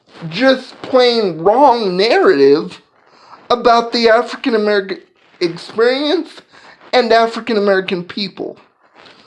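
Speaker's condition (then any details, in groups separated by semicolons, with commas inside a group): Cerebral palsy; physical disability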